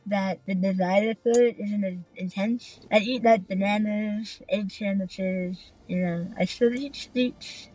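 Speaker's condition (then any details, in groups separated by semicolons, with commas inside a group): Tongue removal for cancer; entire tongue removed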